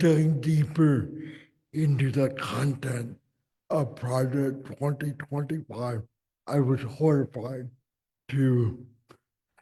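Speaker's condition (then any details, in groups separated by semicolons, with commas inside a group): Cerebral palsy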